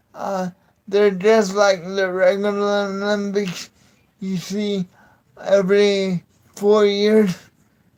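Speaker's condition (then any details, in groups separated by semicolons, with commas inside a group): Cerebral palsy; uses voice dictation software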